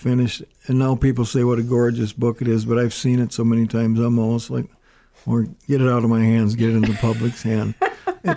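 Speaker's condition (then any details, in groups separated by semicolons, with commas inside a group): Parkinson's disease; stutters and stammers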